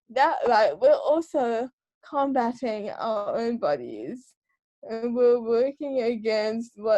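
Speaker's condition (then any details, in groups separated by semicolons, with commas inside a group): Cerebral palsy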